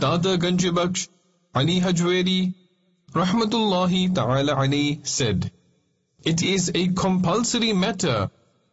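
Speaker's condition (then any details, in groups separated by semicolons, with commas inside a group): No condition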